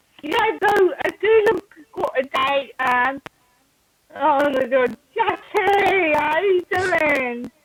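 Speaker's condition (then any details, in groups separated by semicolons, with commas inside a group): Cerebral palsy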